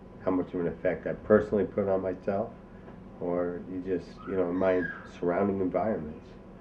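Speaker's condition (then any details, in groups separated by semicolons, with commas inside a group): ALS; onset in arms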